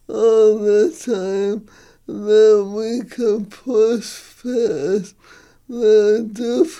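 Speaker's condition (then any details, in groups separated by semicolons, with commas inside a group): ALS; treated at Mayo Clinic in Rochester, stem cell research program, progression possibly slowed; talking more difficult, facial muscles weaker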